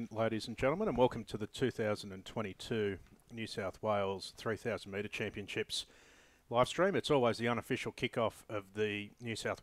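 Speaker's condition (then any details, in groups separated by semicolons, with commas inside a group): No condition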